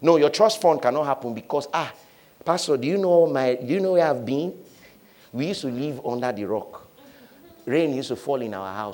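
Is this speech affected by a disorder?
No.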